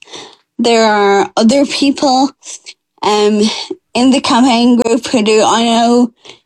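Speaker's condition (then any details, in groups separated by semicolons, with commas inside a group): Friedreich's ataxia; rare genetic progressive ataxia, diagnosed at age 13; less progressed than some others with condition, seeking access to slowing drug Skyclarys by Biogen; speech getting slower and more slurred over time, speaking a major struggle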